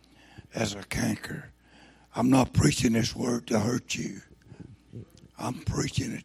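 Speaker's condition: Throat cancer, lost vocal cord

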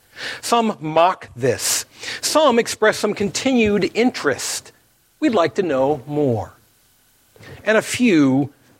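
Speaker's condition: No condition

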